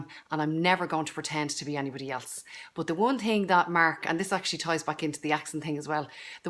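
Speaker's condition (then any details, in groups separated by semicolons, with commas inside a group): No condition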